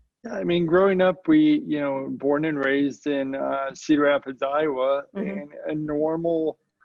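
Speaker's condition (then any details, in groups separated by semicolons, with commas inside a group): Cerebral palsy; very mild form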